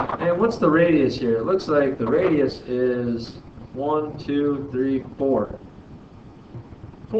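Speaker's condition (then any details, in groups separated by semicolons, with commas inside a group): No condition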